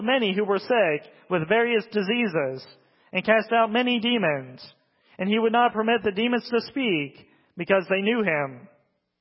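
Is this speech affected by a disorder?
No.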